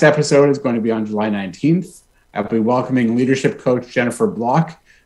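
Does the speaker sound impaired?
No.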